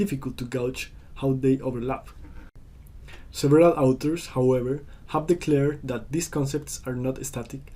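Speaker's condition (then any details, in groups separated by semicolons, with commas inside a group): No condition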